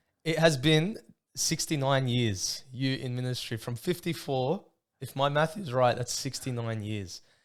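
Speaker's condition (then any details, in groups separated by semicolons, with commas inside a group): No condition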